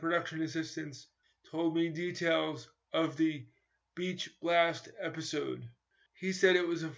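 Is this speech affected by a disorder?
Yes: cerebral palsy; spastic type, born two months premature.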